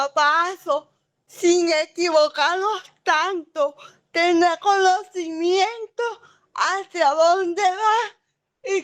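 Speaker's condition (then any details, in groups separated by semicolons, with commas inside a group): Cerebral palsy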